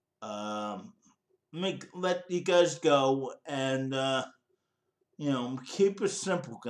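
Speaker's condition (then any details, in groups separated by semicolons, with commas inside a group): Cerebral palsy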